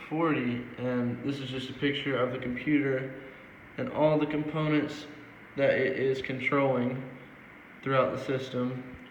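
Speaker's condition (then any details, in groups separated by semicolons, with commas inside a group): No condition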